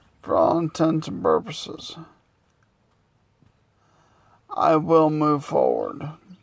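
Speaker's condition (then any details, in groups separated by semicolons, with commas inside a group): Multiple sclerosis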